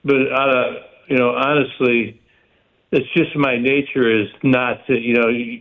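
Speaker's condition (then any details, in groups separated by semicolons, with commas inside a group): Parkinson's; stays active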